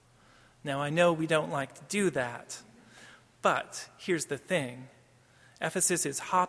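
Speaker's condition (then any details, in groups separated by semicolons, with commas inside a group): No condition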